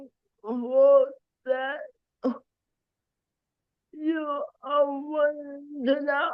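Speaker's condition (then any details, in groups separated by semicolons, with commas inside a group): Cerebral palsy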